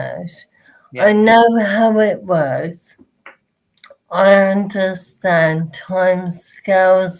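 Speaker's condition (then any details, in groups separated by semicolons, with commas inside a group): Motor neurone disease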